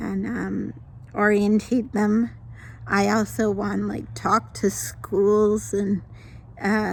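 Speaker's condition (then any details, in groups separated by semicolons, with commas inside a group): Mild cerebral palsy; mild form from birth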